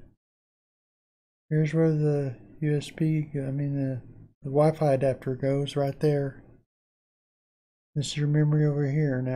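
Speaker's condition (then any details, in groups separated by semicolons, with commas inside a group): Parkinson's disease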